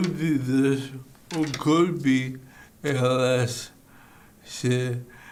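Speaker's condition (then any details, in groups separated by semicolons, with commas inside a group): ALS; bulbar onset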